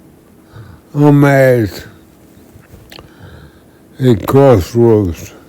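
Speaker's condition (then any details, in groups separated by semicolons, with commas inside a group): Multiple sclerosis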